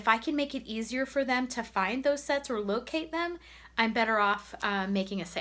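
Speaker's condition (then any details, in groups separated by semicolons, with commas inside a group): No condition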